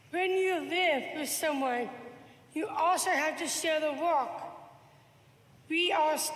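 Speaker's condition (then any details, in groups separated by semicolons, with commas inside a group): Down syndrome; diagnosed at birth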